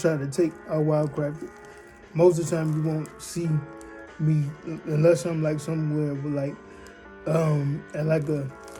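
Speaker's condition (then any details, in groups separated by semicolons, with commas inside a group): Cerebral palsy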